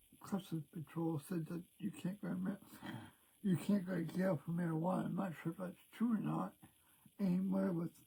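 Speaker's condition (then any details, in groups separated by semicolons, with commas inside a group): Cerebral palsy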